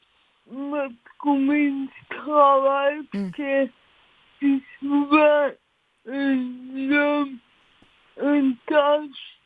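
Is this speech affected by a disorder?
Yes: cerebral palsy; since birth, oxygen loss to brain during delivery, all four limbs affected, walks slowly, spasms; speech affected, listeners must pay attention to follow.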